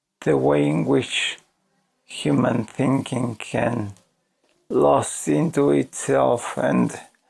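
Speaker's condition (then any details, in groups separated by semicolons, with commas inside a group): ALS; voice severely damaged, hard to understand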